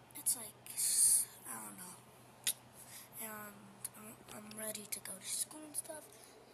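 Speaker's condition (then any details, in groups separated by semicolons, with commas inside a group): No condition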